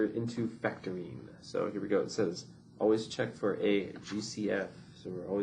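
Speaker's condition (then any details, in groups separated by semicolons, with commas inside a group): No condition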